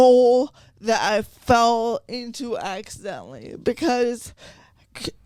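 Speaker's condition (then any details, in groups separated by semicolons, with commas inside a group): Cerebral palsy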